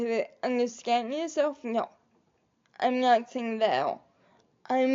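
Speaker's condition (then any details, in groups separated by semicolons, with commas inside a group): Cerebral palsy; able to articulate and speak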